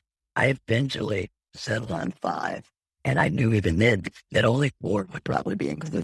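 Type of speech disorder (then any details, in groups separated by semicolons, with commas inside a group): Speech with a voice prosthesis; laryngectomy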